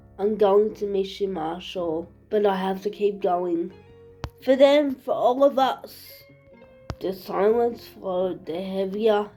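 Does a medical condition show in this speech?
Yes: cerebral palsy.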